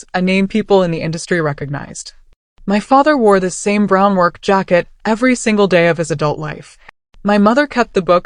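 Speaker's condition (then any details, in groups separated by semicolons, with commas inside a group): No condition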